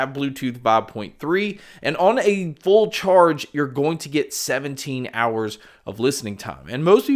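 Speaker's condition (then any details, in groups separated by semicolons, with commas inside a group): No condition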